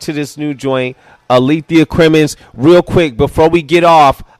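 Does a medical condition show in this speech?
No.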